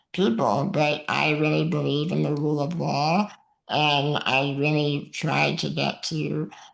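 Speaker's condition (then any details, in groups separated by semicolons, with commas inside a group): Muscular dystrophy; uses wheelchair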